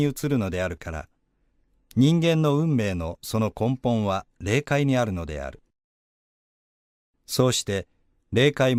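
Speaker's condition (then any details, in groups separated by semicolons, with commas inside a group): No condition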